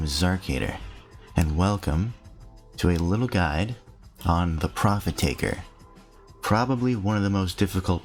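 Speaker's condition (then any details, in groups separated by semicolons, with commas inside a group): No condition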